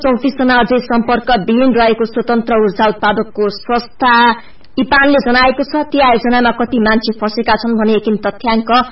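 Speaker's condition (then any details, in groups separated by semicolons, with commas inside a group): No condition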